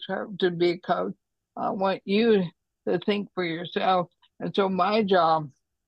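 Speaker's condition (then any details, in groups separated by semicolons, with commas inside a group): ALS; needs to sit when breathless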